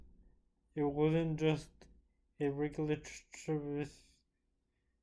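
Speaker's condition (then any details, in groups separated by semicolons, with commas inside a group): Cerebral palsy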